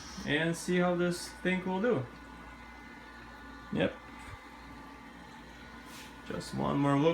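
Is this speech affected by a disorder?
No.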